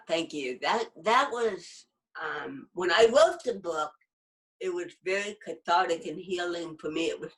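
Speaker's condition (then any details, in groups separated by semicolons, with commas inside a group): Cerebral palsy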